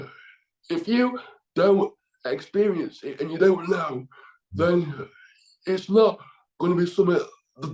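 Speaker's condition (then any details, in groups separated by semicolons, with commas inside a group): Cerebral palsy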